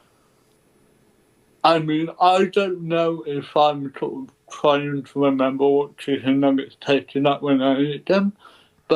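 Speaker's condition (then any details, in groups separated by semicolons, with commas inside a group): Cerebral palsy; ataxic type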